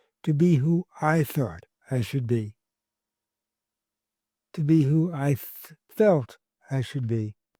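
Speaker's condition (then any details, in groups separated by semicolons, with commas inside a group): Cerebral palsy; born premature, unable to walk in early childhood; about 71 years since diagnosis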